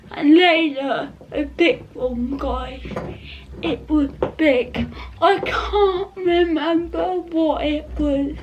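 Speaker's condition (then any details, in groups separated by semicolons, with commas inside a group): Cerebral palsy; not quadriplegic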